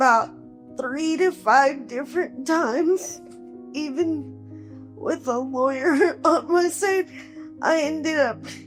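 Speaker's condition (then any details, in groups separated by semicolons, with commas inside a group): Cerebral palsy, quadriplegic; able to speak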